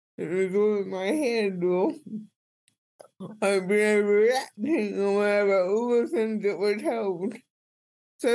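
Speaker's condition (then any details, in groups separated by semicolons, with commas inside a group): Cerebral palsy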